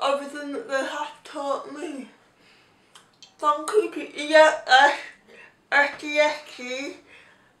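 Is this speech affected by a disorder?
Yes: cerebral palsy.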